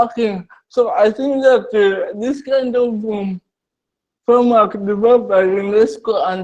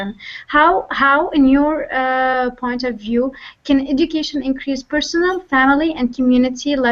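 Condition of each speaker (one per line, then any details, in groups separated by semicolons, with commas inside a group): Cerebral palsy
No condition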